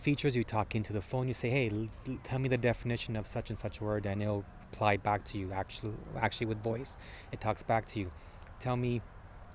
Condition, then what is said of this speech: None; typical speech.